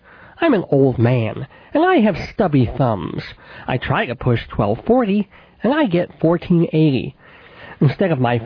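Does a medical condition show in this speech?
Yes: cleft palate with lisp, cleft lip and palate, mild; mild residual lisp, sibilant s, voice not especially nasal, childhood consonants formed via sinuses, back of throat.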